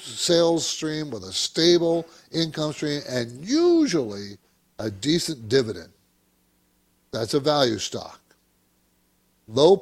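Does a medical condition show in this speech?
No.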